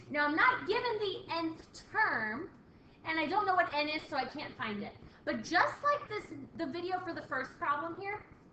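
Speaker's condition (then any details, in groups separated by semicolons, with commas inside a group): No condition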